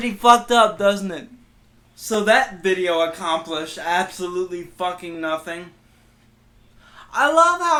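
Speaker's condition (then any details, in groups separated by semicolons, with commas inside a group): Cerebral palsy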